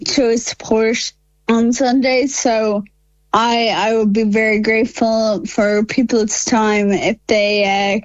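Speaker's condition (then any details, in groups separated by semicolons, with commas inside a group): Friedreich's ataxia; drug skyclaris can help slow progression; skyclaris cost not covered by HSE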